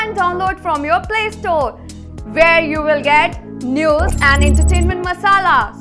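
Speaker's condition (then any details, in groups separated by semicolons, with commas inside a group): No condition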